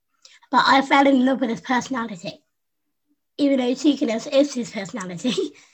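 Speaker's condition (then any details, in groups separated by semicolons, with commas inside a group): Down syndrome; congenital, infant heart failure, heart surgery in infancy, stopped breathing as baby and resuscitated, chest problems, pneumonia; age 25; learned to speak by copying younger sister Susie, never stopped talking since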